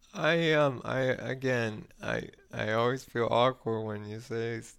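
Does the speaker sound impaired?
Yes: ALS; cannot walk, Tobii eye-gaze texting, night ventilator, very low lung capacity, declines tracheostomy, acute hearing; voice got weaker.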